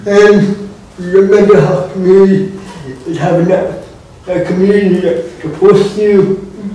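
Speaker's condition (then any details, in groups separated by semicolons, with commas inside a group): Cerebral palsy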